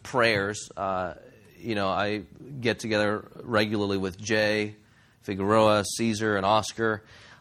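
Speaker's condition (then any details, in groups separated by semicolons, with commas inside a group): No condition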